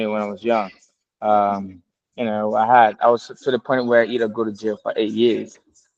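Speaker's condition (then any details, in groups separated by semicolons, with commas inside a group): No condition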